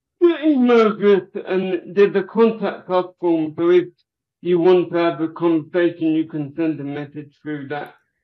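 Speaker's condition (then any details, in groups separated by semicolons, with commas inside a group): Cerebral palsy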